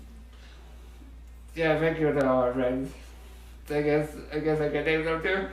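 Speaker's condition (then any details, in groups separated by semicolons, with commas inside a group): Muscular dystrophy; diagnosed around age 6 or 7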